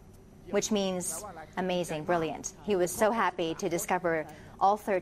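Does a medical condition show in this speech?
No.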